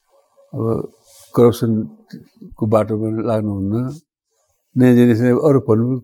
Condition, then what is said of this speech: Parkinson's disease. मलाई ड्राई हुन्छ मुख यसो पार्किन्सन सबैजना डिस्टर्ब गऱ्यो